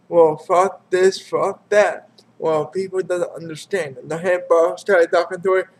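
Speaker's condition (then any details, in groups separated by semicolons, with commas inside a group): Cerebral palsy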